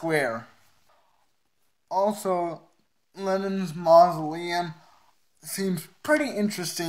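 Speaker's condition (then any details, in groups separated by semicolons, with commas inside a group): Cerebral palsy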